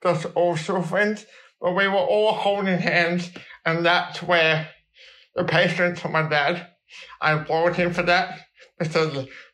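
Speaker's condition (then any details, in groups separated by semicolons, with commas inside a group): Cerebral palsy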